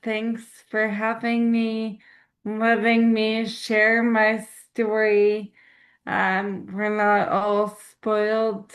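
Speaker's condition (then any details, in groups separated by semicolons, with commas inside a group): ALS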